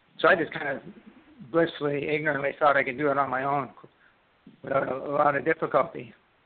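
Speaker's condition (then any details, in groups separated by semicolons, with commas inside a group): Parkinson's disease; left-sided onset, smell and taste loss first, left index finger tremor, no medication, one brain therapy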